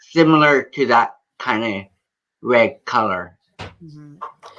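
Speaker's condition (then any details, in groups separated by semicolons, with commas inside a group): Cerebral palsy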